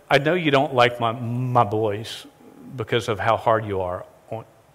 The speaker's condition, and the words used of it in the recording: Stuttering. He's helped me to get back up when I fall on my face, and I fall on my face countless times when I just can't speak.